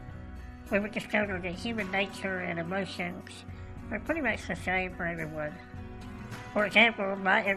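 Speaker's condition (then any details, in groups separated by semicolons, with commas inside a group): Goldenhar syndrome, cleft palate; congenital, no right ear, lung or thumb, missing right jawbone, facial bones, cleft lip and palate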